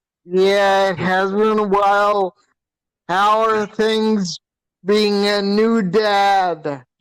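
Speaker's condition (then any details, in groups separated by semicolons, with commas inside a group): Hydrocephalus with shunt failure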